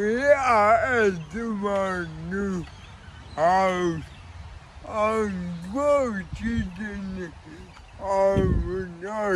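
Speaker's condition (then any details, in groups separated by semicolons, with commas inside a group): Cerebral palsy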